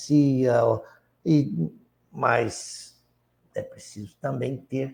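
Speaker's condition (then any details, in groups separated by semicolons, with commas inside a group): No condition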